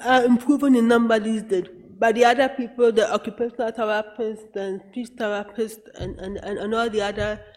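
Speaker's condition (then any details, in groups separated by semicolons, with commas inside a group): Cerebral palsy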